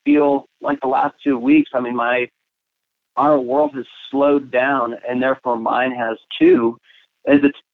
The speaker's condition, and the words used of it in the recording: No condition.